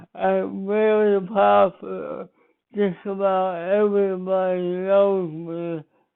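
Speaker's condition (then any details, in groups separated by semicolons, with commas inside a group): Speech impairment after birth surgery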